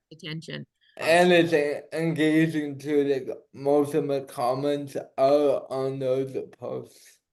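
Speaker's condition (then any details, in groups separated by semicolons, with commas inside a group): Cerebral palsy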